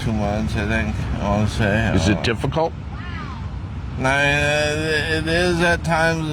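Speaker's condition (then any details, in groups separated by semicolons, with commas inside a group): Traumatic brain injury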